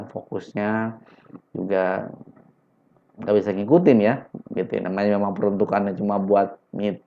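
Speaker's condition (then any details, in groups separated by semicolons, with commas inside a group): No condition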